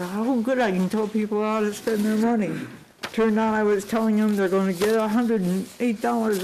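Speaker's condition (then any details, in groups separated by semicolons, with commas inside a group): Cerebral palsy; unable to type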